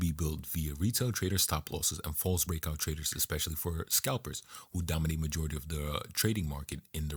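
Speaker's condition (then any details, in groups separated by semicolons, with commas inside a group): No condition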